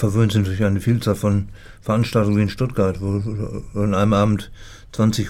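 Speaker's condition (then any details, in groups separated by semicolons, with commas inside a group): Parkinson's disease; unusual posture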